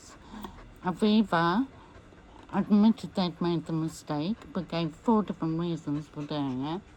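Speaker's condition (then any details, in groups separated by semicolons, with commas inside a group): MND; voice may be difficult to understand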